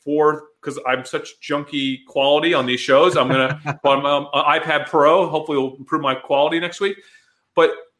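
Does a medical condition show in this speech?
No.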